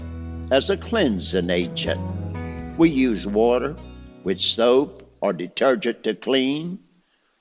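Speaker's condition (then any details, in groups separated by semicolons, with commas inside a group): No condition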